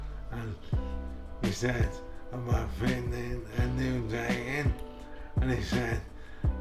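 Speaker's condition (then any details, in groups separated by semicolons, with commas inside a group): Motor neurone disease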